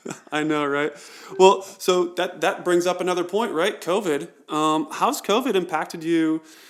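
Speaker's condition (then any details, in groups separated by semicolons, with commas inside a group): No condition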